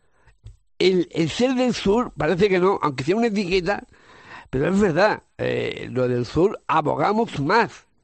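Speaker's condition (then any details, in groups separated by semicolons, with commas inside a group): Down syndrome; congenital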